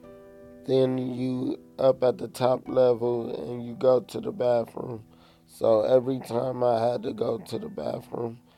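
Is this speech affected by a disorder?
Yes: cerebral palsy; affects movement, physical and occupational therapy, therapists had stair climbing to bathroom as exercise.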